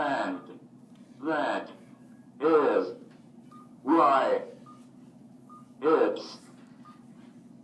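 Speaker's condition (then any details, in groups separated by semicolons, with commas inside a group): Cerebral palsy, athetoid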